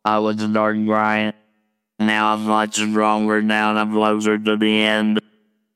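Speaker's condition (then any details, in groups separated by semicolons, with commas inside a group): Laryngectomy, total laryngectomy with electrolarynx; robotic electric wand voice, hard to understand at first, talking effortful, wand not hard to learn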